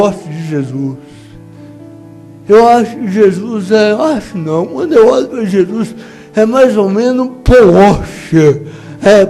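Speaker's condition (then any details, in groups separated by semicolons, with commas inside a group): Cerebral palsy; no speech as child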